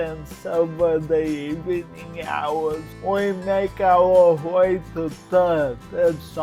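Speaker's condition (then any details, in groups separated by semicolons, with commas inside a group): Cerebral palsy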